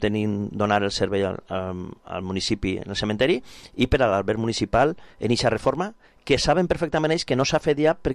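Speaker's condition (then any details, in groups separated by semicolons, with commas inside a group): No condition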